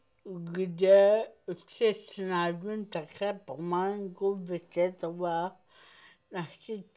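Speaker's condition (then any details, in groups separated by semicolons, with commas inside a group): Cerebral palsy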